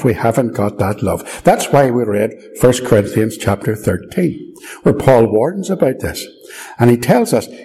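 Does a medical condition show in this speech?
No.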